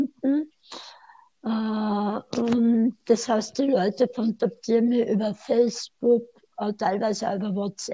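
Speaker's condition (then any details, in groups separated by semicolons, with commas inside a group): Tongue cancer surgery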